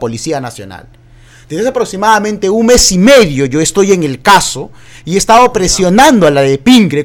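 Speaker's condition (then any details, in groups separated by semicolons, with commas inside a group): No condition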